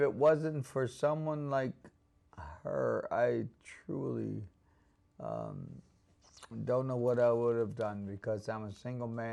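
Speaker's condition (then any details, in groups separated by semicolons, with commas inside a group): ALS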